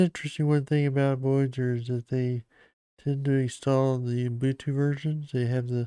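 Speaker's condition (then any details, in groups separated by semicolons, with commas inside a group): Parkinson's disease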